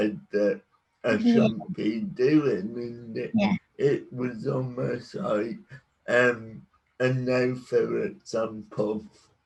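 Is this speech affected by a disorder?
Yes: cerebral palsy.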